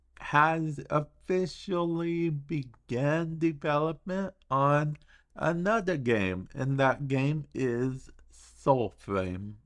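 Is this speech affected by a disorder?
Yes: cerebral palsy.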